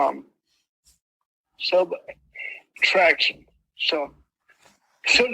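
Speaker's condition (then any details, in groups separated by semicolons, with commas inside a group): Mild cerebral palsy; speech impediment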